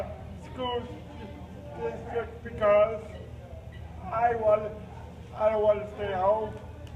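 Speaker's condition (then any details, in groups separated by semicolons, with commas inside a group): Cerebral palsy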